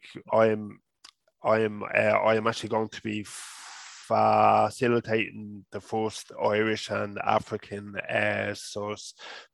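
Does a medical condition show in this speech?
Yes: stuttering; stuttering since about age 5 or 6, childhood speech therapy from therapist without stuttering specialty; adult, past Dublin adult stuttering therapy program, attends and facilitates stuttering support group; still stutters as adult, stutters openly, uses voluntary stammering, keeps eye contact during stutters; here repeated words, prolonged sounds.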